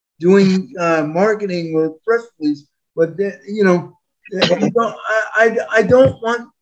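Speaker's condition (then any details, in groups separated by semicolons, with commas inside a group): Spastic quadriplegic cerebral palsy; speaks clearly, easily understood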